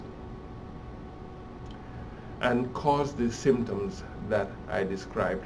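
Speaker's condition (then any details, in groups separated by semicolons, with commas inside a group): No condition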